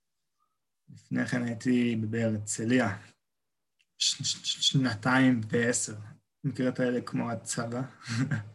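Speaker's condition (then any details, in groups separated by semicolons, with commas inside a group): Stuttering; stuttering since young age, previously much more covert; uses word planning and word skipping in stressful situations to keep flow; speech blocks, plans words ahead and skips words under stress; repeated sounds, prolonged sounds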